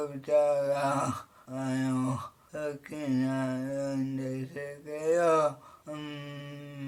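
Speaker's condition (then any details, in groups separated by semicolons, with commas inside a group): Cerebral palsy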